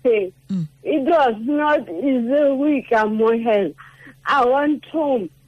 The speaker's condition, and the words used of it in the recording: Cerebral palsy. Ke na le cerebral palsy e affecta my speech my work le tlabe ke sebedisa matso ka teng i take my time